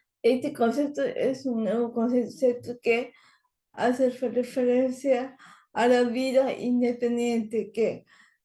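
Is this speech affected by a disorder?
Yes: cerebral palsy.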